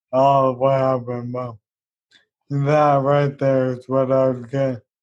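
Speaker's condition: ALS; Hoyer lift recently obtained

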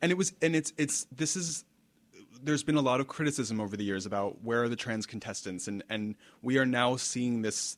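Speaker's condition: No condition

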